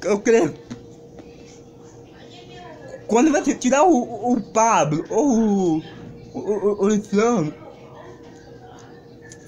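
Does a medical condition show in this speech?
Yes: cerebral palsy.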